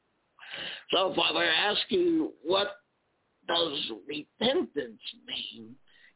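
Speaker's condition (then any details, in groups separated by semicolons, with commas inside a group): Spasmodic dysphonia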